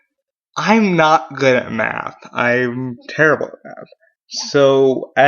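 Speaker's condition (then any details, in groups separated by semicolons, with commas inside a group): Cerebral palsy; mild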